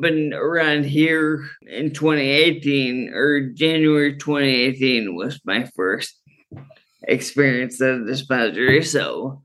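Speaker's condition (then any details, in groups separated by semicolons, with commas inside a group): Friedreich's ataxia; progressive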